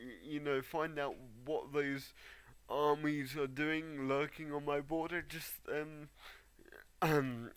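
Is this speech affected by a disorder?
Yes: cerebral palsy.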